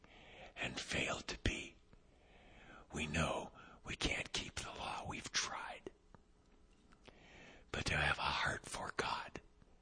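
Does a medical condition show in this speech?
Yes: vocal cord paralysis, unilateral.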